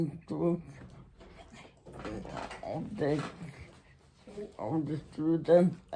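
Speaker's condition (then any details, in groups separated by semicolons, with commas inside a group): Muscular Parkinson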